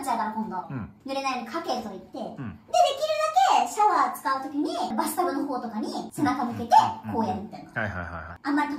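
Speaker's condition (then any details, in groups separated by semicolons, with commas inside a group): No condition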